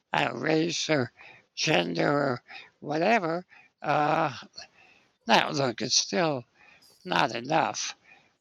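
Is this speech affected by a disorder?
Yes: spinal muscular atrophy; 60 years old.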